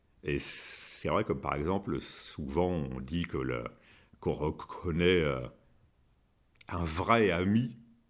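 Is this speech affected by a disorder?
Yes: stuttering; at storytelling start needed body tension, striking chest and arms to overcome blocks, still some; stutter audible to listeners during interview; voice can block, gets stuck mid-sentence, eased by storytelling voice with stronger projection; here repeated sounds, blocks.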